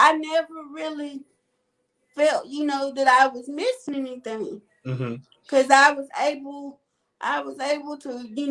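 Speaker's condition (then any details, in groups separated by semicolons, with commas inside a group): Cerebral palsy; quadriplegic type, all four limbs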